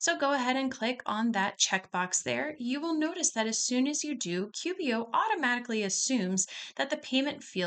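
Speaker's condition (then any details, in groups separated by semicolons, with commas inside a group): No condition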